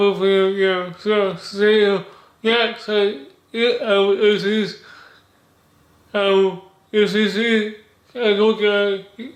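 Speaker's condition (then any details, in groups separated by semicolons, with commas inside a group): Cerebral palsy; body affected; speech disability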